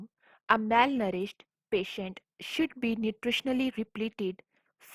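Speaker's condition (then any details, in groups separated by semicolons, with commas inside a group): No condition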